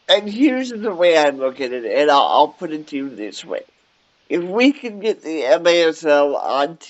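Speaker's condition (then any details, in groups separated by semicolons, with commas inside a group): Cerebral palsy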